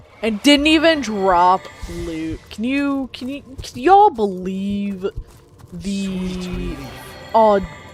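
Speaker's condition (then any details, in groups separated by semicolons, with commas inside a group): No condition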